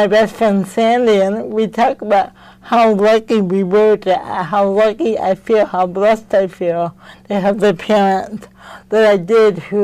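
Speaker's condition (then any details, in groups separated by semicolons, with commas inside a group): Mild cerebral palsy; mild, affects speech and gait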